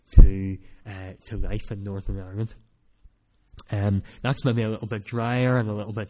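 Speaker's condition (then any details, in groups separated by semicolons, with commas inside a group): Cleft palate; speech not that clear at times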